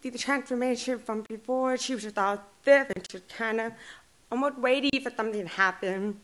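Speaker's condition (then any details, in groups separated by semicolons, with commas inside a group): Deaf and hard of hearing; hearing aid, since childhood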